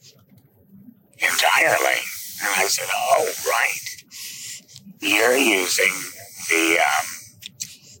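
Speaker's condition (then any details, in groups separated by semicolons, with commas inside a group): Laryngectomy; 32 days in hospital without food or water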